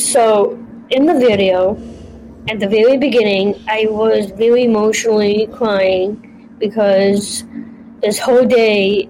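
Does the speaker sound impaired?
Yes: Down syndrome; trisomy 21, congenital; age 32.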